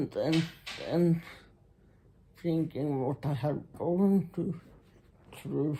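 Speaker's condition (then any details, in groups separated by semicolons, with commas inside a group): Muscular Parkinson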